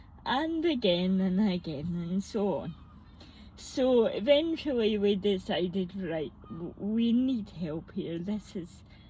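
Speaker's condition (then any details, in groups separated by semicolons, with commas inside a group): Cerebral palsy; birth injury, weaker muscles; mild to moderate, badly torn muscles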